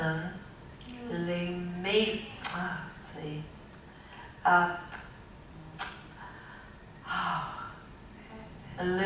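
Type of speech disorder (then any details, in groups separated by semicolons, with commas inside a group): Acquired apraxia of speech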